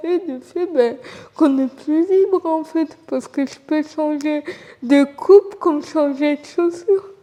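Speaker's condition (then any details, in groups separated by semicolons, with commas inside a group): Cerebral palsy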